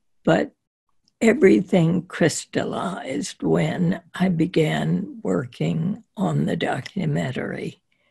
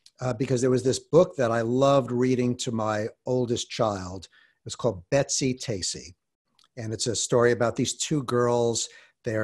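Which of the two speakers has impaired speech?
The first: spasmodic dysphonia; botox vocal cord injections once or twice yearly, six years' symptoms; voice progressively slower over time.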